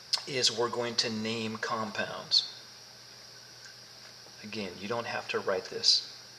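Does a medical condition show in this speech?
No.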